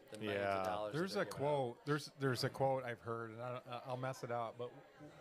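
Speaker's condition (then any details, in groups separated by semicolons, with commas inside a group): No condition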